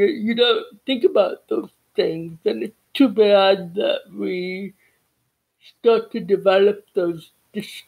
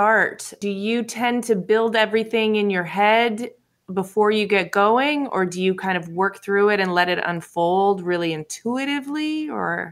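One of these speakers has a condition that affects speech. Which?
The first: cerebral palsy; from birth, deaf in both ears; childhood speech therapy, lip reading training to improve speech.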